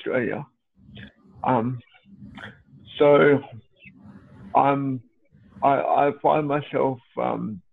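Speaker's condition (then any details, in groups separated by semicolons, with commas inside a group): Cerebral palsy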